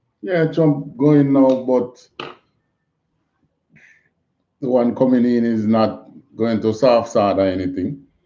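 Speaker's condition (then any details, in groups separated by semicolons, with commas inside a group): No condition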